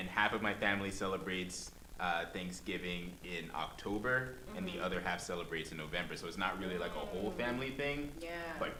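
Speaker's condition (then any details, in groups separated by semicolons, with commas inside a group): No condition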